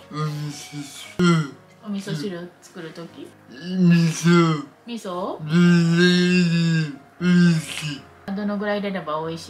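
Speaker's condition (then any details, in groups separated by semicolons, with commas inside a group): Cerebral palsy; severe; severe disability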